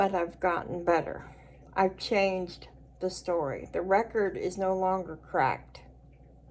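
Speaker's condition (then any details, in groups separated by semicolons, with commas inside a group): Cerebral palsy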